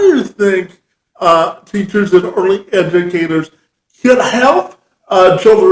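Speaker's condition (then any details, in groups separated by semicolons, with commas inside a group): Cerebral palsy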